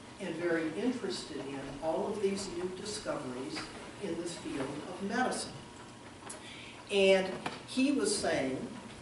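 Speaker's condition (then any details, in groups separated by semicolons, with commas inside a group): No condition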